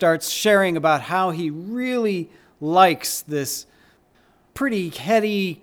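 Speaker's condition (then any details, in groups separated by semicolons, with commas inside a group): No condition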